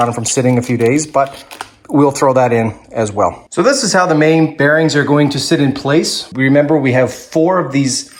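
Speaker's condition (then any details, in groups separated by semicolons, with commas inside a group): No condition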